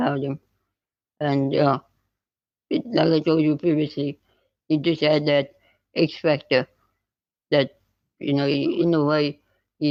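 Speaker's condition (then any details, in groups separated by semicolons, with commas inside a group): Spinal muscular atrophy type 2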